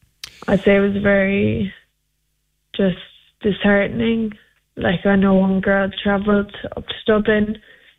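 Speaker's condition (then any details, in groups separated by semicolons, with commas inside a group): Friedreich's ataxia; progressive condition, worsening each day; awaiting HSE funding decision on Skyclarys by Biogen, wait almost two years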